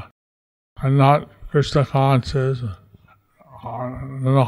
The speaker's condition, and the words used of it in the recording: Stroke. And I don't know if you can understand what I say.